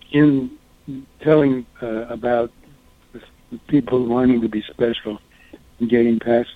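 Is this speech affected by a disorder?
Yes: Parkinson's disease; frozen face first noticed by a doctor, confirmed by Parkinson specialists; exhaustion main symptom, muddy head felt during interview, tiny scrawled handwriting getting tinier; throat getting closed up, losing voice.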